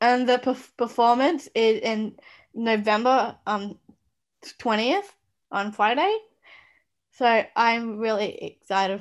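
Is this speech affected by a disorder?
Yes: Down syndrome; parents told would never speak, now speaks publicly, spoke at UN.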